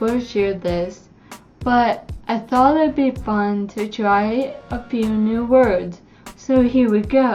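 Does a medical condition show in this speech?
Yes: cerebellar ataxia.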